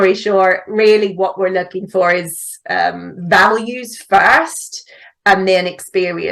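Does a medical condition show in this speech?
No.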